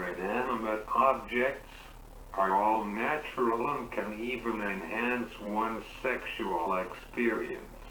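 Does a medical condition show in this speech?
Yes: cerebral palsy; uses wheelchair.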